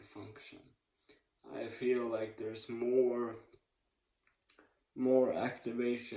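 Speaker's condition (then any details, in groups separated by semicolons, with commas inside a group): ALS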